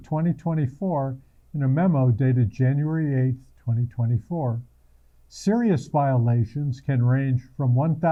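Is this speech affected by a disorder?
No.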